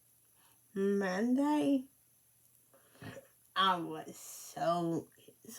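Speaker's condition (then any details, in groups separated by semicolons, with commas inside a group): Cerebral palsy; speech affected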